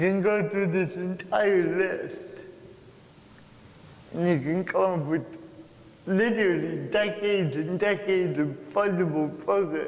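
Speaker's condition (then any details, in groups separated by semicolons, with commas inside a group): Cerebral palsy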